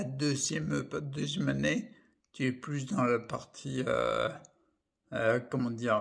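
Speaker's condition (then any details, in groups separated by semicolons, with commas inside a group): Primary progressive multiple sclerosis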